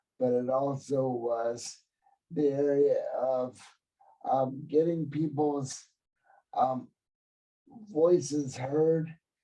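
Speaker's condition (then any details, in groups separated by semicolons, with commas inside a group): Cerebral palsy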